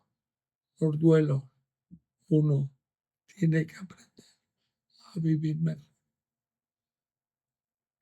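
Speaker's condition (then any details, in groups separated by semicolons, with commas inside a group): Amyotrophic lateral sclerosis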